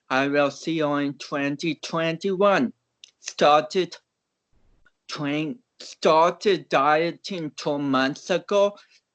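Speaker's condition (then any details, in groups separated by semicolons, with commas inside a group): Cerebral palsy; shaky during lifts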